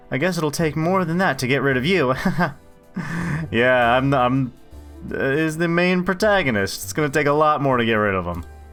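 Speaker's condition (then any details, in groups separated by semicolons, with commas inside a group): No condition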